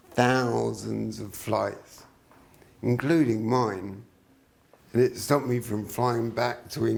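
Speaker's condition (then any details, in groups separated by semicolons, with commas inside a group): Traumatic brain injury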